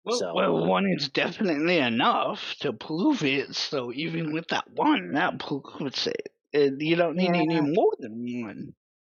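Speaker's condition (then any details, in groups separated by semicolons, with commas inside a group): Cerebral palsy; affects speech, distinctive accent-like quality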